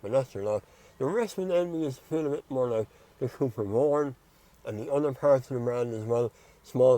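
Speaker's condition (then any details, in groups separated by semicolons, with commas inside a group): Mouth cancer surgery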